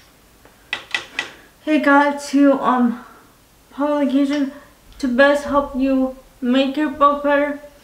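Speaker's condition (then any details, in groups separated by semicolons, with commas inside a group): Cerebral palsy, spastic quadriplegic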